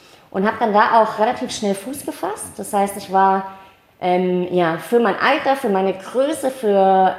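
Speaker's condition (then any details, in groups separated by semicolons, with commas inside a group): Cleft palate, mild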